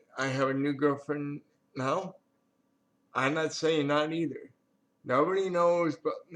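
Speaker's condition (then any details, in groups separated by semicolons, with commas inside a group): Cerebral palsy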